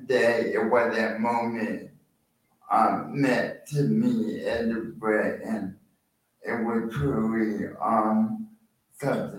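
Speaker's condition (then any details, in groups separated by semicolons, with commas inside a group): Spastic quadriplegic cerebral palsy; had speech pathologist early on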